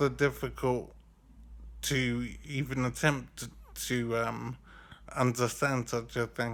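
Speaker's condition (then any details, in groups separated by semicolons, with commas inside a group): Brain injury; serious injury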